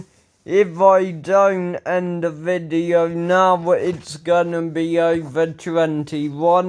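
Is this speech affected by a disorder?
Yes: ataxia; speech recently worse.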